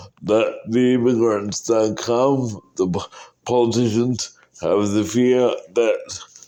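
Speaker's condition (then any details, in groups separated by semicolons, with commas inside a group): Cerebral palsy; uses wheelchair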